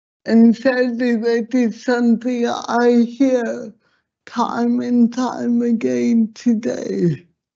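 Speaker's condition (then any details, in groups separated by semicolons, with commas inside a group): Slurred speech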